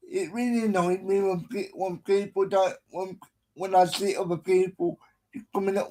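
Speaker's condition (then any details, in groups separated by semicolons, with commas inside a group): Cerebral palsy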